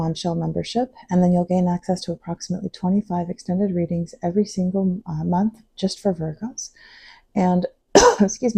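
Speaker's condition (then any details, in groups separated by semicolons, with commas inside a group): No condition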